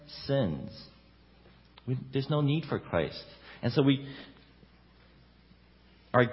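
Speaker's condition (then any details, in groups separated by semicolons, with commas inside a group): No condition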